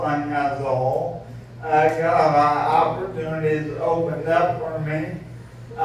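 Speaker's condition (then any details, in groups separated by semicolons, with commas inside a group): ALS; voice sounds impaired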